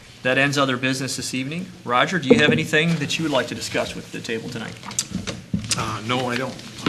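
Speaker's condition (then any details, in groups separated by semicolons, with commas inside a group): No condition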